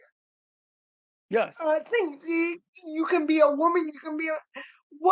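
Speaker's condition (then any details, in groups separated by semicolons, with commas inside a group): Cerebral palsy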